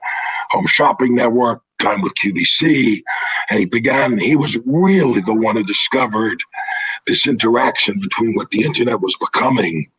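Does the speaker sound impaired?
Yes: throat cancer, vocal cords removed; now partial voice.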